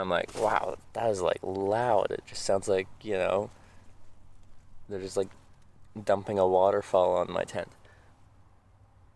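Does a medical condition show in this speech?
No.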